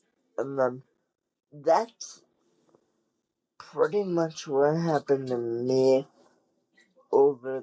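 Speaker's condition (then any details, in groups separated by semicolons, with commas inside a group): Cerebral palsy; wheelchair user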